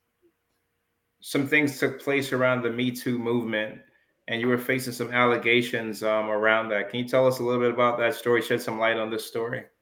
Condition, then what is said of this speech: No condition.